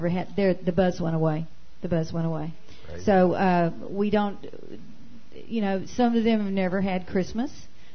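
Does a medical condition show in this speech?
No.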